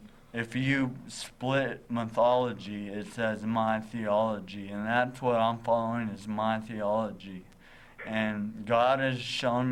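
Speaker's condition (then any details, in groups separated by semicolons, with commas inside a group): Traumatic brain injury; now talking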